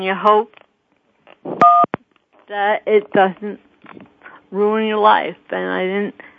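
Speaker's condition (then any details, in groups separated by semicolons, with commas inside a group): Cerebral palsy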